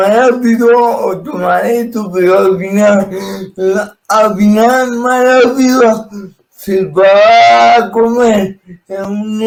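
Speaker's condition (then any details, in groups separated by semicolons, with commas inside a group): Cerebral palsy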